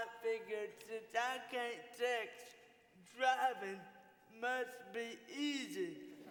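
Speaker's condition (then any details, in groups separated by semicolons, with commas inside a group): Cerebral palsy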